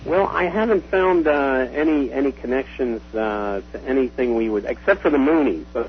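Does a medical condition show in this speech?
No.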